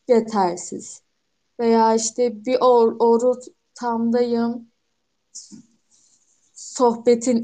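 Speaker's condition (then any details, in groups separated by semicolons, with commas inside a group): Stuttering; accepted, chooses to stutter freely, no aim to overcome it; once no stuttering in a story video, stuttering called more noticeable than a peer's; repeated sounds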